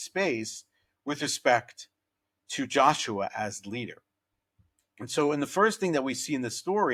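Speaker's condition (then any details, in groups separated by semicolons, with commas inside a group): No condition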